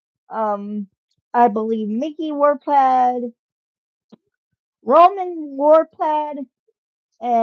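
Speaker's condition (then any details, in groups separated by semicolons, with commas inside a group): Cerebral palsy, spastic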